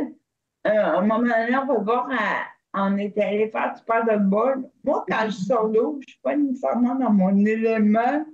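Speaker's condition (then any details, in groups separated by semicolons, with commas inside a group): Cerebral palsy; shows a little in voice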